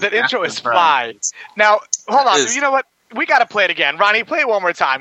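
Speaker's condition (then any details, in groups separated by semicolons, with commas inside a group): No condition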